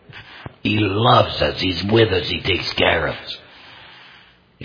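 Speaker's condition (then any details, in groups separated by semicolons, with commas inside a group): Total laryngectomy; may cough while speaking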